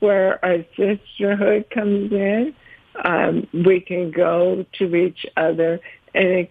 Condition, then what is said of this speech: ALS (motor neuron disease). We went over 15 minutes, and I think you were just fine.